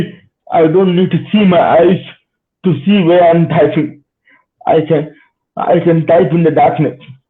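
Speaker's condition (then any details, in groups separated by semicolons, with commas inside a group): Cerebral palsy; spastic type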